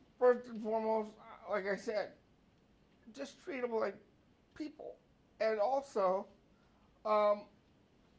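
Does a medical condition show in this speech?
Yes: cerebral palsy; brain cell damage at birth.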